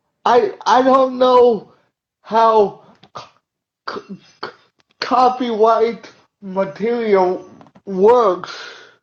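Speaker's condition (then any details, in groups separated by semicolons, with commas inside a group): Cerebral palsy; uses wheelchair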